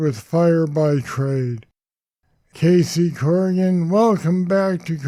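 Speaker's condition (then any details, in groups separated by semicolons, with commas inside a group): Parkinson's disease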